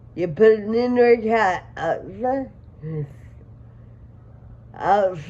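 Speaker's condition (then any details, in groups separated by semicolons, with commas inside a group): Friedreich ataxia, severe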